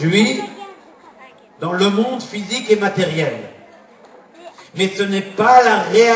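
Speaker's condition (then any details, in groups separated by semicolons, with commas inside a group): No condition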